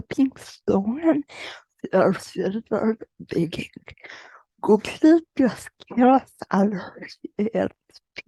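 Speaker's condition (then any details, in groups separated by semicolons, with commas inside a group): Generalized dystonia; generalized, leg weakness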